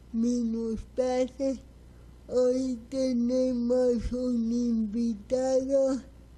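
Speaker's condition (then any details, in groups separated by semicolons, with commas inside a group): Cerebral palsy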